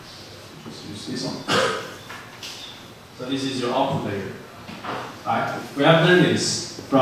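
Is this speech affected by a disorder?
No.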